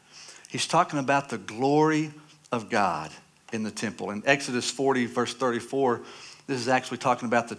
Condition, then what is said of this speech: None; typical speech.